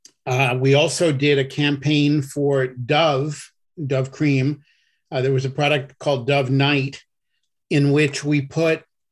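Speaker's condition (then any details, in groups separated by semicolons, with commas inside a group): No condition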